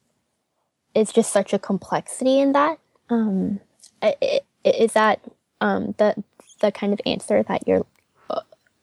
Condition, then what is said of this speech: Stuttering. I mentioned before, right now I still get really hard blocks.